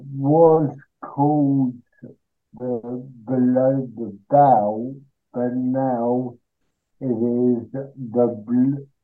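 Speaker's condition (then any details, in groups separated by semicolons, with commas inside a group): Cerebral palsy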